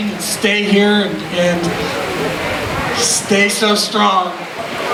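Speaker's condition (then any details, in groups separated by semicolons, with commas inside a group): No condition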